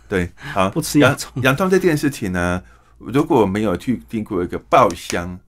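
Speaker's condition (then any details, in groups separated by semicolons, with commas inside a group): Hearing impairment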